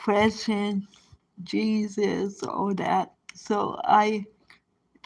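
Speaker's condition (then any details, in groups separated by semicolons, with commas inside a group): Cerebral palsy; present from birth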